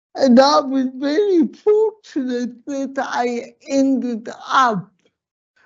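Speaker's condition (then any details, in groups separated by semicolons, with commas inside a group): Slurred speech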